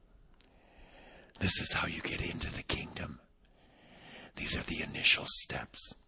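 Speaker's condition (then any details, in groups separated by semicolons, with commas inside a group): Vocal cord paralysis, unilateral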